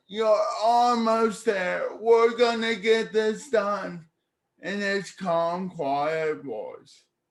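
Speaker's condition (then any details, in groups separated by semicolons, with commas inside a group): Cerebral palsy; speech therapy in childhood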